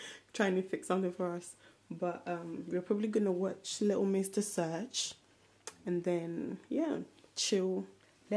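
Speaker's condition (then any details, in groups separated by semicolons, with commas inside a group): No condition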